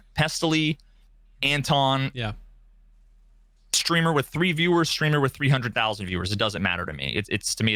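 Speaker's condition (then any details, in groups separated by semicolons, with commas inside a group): No condition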